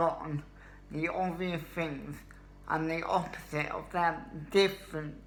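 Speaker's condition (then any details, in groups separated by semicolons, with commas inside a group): Cerebral palsy; obvious speech impediment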